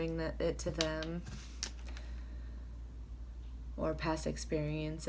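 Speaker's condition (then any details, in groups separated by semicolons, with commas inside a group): No condition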